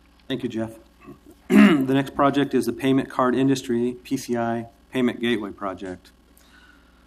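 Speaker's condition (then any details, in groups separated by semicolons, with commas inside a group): No condition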